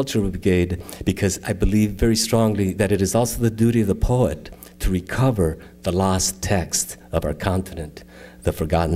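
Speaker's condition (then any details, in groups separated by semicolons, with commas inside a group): No condition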